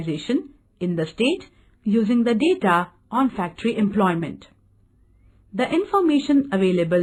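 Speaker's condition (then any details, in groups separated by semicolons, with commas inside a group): No condition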